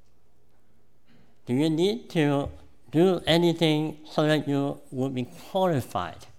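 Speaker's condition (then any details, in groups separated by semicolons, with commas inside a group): Cleft palate; congenital cleft palate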